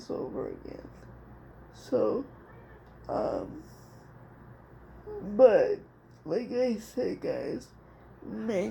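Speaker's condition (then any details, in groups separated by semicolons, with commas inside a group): Cerebral palsy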